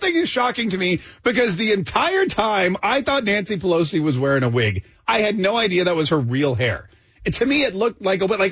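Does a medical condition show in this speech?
No.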